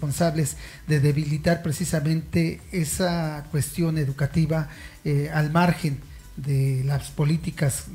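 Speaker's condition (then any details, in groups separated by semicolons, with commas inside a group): No condition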